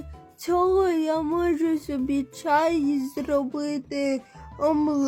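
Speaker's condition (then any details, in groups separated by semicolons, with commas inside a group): Cerebral palsy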